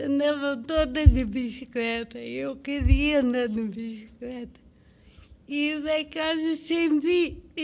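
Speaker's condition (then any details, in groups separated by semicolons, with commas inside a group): Cerebral palsy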